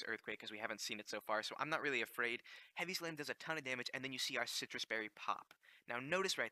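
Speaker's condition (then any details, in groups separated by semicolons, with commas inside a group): No condition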